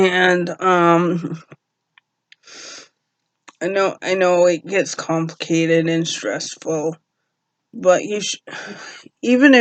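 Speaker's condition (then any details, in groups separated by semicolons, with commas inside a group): Cerebral palsy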